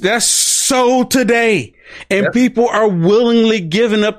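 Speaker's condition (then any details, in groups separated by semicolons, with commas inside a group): No condition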